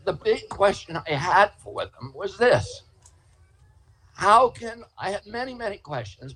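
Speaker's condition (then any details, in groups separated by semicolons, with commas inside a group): Spasmodic dystonia; voice trembles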